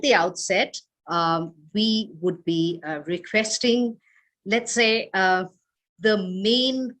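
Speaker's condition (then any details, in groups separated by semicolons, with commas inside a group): No condition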